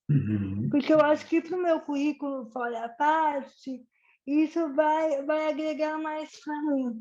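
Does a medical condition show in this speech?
Yes: cerebral palsy.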